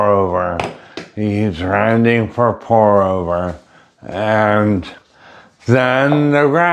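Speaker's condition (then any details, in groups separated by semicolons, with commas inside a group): Brain injury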